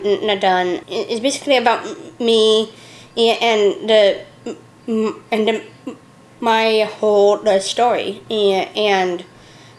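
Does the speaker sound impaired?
Yes: Down syndrome; lifelong, three copies of the 21st chromosome; age 34.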